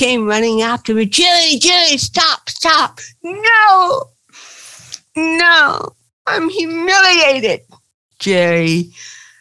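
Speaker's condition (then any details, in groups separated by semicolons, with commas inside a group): Cerebral palsy; since birth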